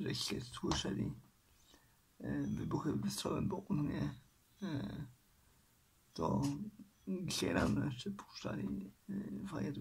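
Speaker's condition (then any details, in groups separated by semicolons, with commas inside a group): Cerebral palsy; uses wheelchair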